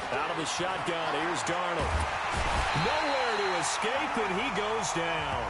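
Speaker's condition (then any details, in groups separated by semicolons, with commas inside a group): No condition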